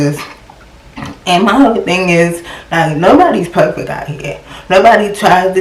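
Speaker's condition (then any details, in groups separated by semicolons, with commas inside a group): Cerebral palsy; from birth, left leg affected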